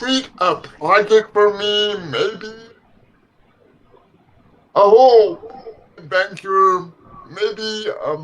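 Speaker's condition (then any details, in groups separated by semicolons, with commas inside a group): Cerebral palsy; legs affected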